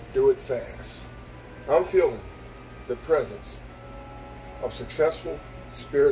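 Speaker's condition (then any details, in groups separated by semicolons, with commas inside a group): No condition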